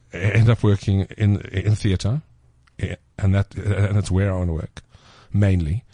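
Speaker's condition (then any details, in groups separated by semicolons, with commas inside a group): Stutter; stutter since childhood, bad in youth, shy, feared speaking e.g. ordering in restaurants; stutter still present in adulthood, no longer feared or a handicap; noticeably slows speech, worse under stress, less when relaxed; repeated sounds, repeated words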